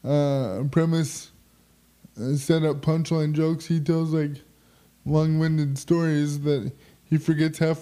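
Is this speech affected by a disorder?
Yes: quad spastic cerebral palsy; spastic quadriplegic cerebral palsy, uses power wheelchair; chronic pain, ongoing spasticity, spastic laughter.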